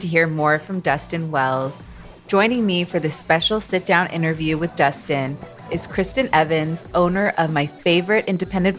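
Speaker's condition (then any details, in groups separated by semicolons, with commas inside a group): No condition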